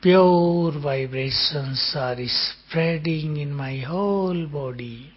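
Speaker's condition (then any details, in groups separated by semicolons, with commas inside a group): No condition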